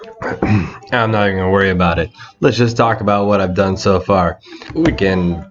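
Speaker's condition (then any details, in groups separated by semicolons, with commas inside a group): No condition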